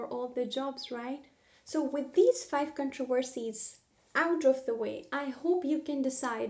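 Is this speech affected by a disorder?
No.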